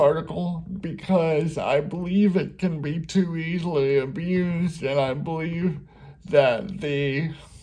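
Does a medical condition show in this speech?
Yes: cerebral palsy; speaks slower at times.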